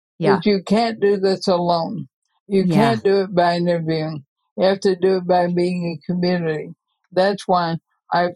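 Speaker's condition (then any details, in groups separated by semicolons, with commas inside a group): ALS; breathing affected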